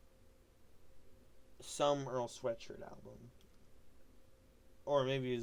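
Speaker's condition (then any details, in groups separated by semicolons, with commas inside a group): No condition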